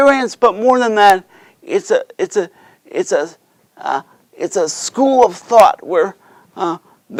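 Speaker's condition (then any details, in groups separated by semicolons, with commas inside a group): Cerebral palsy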